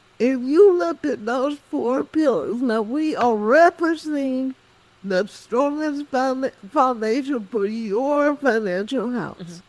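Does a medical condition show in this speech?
Yes: cerebral palsy; speech affected.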